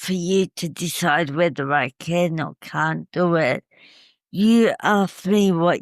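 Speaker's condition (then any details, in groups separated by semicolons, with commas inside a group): Cerebral palsy; uses wheelchair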